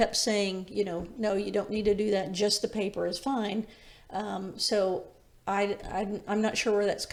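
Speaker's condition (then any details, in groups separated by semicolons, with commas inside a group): No condition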